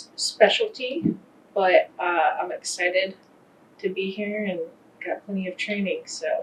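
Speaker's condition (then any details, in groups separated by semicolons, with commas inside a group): No condition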